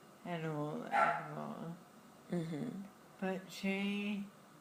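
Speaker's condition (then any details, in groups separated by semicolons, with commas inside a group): Friedreich's ataxia; diagnosed in childhood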